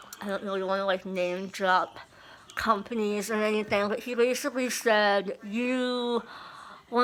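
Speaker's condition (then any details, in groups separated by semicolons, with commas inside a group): Moebius syndrome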